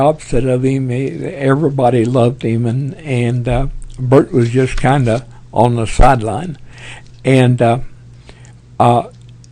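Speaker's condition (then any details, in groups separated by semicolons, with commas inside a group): Parkinson's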